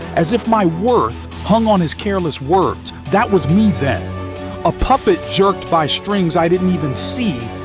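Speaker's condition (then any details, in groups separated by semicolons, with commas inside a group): No condition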